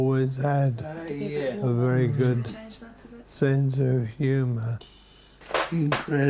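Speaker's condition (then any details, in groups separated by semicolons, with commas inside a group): Motor neurone disease; uses wheelchair, needs transfer help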